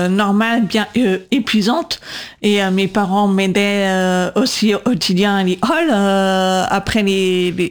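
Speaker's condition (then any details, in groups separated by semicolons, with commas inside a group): Profound congenital deafness, congenital, due to cytomegalovirus (CMV); diagnosed 18 months, severe then profound at 8, cochlear implants left 8.5, second 20-22; bilateral, age 37, two cochlear implants with external processors and antennas, magnets above ears; 20 years speech therapy for speaking and voice control, LPC cued speech, AI struggles to understand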